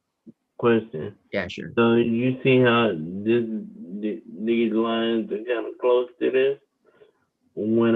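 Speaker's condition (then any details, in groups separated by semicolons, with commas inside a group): Cerebral palsy; wheelchair user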